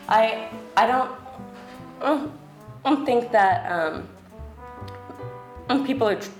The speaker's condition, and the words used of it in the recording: Stuttering. No one has ever said outright that I'm not smart or that I don't sound smart because I stutter.